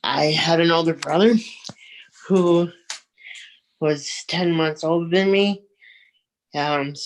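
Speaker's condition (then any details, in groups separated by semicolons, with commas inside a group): Cerebral palsy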